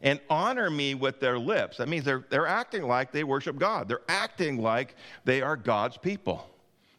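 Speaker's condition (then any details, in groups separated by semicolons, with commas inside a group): No condition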